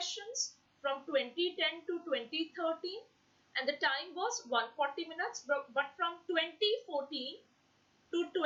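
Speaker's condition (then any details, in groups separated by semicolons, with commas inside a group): No condition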